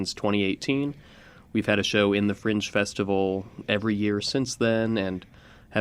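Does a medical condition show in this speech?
No.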